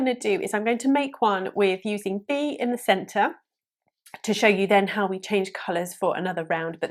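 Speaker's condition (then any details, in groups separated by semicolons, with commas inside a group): No condition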